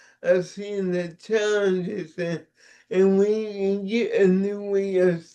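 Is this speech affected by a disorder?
Yes: cerebral palsy.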